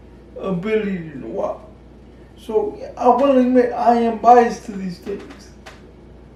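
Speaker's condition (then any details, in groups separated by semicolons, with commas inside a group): Cerebral palsy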